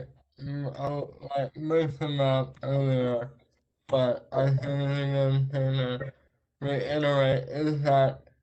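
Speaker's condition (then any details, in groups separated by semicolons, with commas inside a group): Traumatic brain injury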